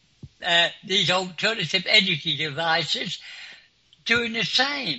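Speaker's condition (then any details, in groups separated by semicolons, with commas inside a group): Clinically deaf; clinically deaf since school age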